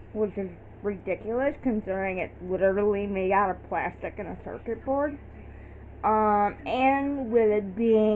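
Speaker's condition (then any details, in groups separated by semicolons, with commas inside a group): Cerebral palsy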